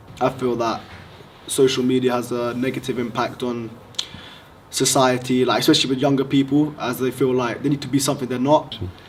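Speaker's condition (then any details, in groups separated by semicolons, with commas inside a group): No condition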